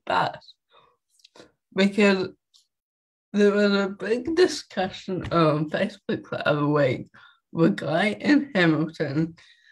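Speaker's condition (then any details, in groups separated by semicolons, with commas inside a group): Cerebral palsy; walks, no wheelchair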